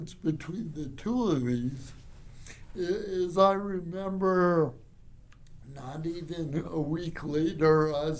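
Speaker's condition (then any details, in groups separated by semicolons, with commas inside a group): Cerebral palsy; from birth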